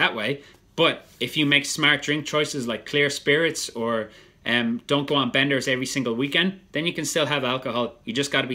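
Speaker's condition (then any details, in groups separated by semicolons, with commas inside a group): No condition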